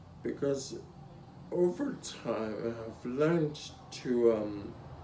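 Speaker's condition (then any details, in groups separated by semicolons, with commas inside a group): Spinocerebellar ataxia (sca7)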